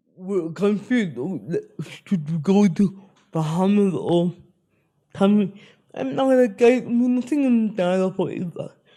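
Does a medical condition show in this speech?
Yes: spastic cerebral palsy.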